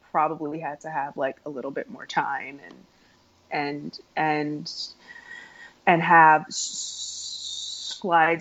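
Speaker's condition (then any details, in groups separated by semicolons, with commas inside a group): Stuttering; stuttering since around age 3, past speech therapy, largely stopped talking for about 5 years; still stutters, including when saying own name; formerly hid stuttering by switching words, deep breaths, fillers like ums and ahs, avoided talking; repeated words, prolonged sounds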